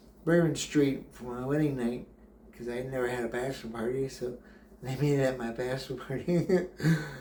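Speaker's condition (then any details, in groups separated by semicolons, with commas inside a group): Brain injury; memory greatly affected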